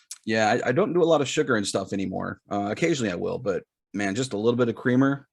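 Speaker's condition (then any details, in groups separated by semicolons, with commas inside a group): No condition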